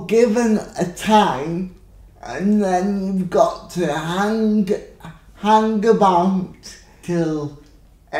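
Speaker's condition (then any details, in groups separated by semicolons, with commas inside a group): Cerebral palsy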